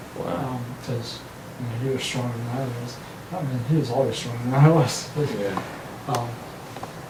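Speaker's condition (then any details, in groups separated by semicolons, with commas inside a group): Muscular dystrophy; progressive, tongue muscle affected; pain medication, THC; tongue weakness, rests before talking, chewing and swallowing affected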